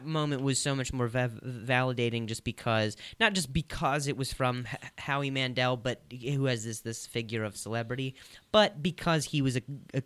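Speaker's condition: Stuttering, adult onset after concussion; concussion after softball hit throat and head hit ground, slept on concussion; began a few years ago, still stutters; previously fluent, now stutters; repeated sounds, repeated words, prolonged sounds

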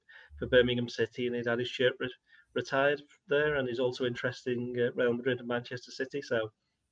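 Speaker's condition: No condition

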